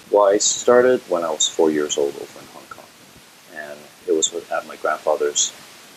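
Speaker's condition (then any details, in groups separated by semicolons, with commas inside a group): No condition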